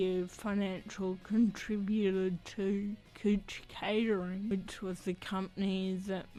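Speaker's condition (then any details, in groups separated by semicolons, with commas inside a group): Athetoid cerebral palsy; voice slightly affected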